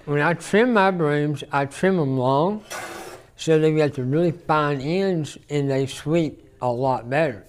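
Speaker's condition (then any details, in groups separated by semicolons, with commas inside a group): Stage 4 tongue cancer; diagnosed ten years ago at stage 4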